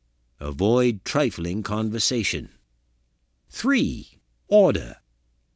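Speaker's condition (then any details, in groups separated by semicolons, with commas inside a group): No condition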